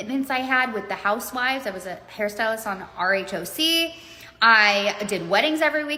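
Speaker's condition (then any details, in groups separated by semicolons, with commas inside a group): No condition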